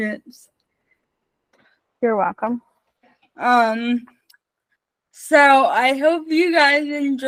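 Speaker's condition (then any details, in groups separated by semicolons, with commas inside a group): Spastic cerebral palsy, mixed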